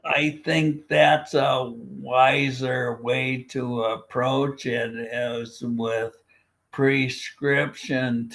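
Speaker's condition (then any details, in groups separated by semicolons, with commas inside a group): Primary lateral sclerosis, bulbar onset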